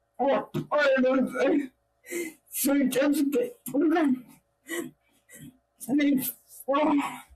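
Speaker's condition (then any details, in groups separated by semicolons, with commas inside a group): Cerebral palsy; own voice needs subtitles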